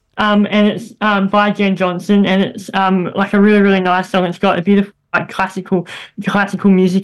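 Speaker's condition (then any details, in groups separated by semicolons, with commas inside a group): Bilateral cleft lip and palate; congenital, many operations from 3 months, hip bone graft into mouth, throat surgery, braces, low motor skills; speech greatly improved after years of speech therapy; childhood voice squeaky, very airy, nasal, speech hindered drama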